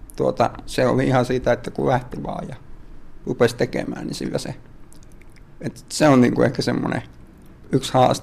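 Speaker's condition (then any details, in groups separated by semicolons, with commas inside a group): Duchenne muscular dystrophy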